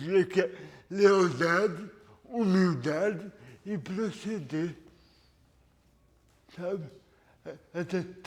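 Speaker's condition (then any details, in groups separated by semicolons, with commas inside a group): Cerebral palsy; lack of oxygen at birth, premature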